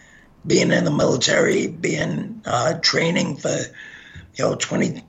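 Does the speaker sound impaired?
Yes: gunshot injury to voice box; shot 15 times, face bullet ripped esophagus, hit spine, lodged 3 mm by carotid; bullet still lodged behind carotid artery, from Oak Creek Sikh temple shooting.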